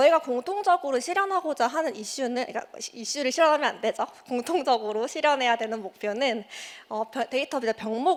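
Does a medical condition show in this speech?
No.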